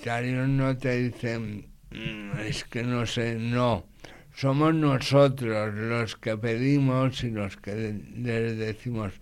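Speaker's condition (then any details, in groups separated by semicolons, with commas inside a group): Condition akin to cerebral palsy, acquired after age three; lasting sequelae from an event or accident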